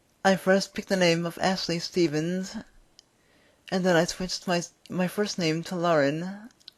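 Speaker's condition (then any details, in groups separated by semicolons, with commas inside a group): Cerebral palsy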